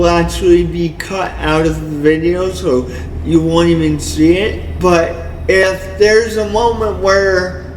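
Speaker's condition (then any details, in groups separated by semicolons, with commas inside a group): Cerebral palsy; only one hand usable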